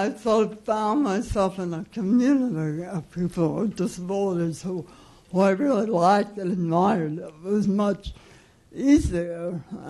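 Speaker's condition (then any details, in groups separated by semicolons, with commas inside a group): Cerebral palsy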